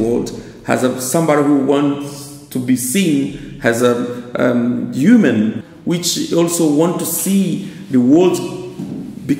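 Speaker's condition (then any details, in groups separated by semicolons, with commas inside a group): No condition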